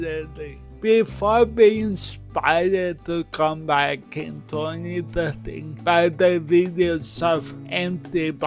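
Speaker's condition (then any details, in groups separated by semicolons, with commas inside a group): Cerebral palsy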